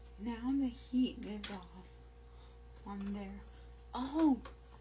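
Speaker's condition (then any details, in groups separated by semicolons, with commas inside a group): Brain injury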